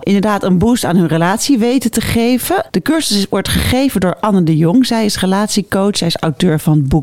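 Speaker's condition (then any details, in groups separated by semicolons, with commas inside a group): No condition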